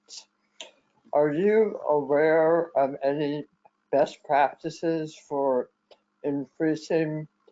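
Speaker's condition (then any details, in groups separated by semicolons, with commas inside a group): Head and neck cancer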